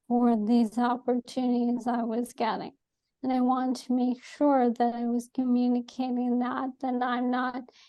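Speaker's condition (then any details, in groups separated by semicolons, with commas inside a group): ALS; atypical case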